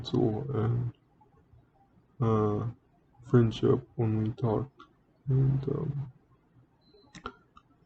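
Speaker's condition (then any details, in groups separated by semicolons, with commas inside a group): Cerebral palsy; wheelchair user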